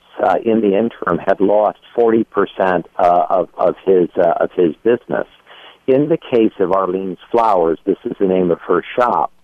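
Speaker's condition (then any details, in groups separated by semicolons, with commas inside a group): No condition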